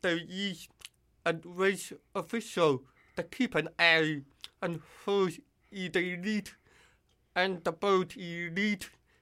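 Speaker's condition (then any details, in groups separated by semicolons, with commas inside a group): Deafness; formerly hearing aids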